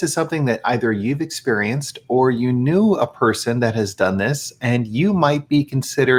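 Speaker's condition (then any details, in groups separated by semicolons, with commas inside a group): No condition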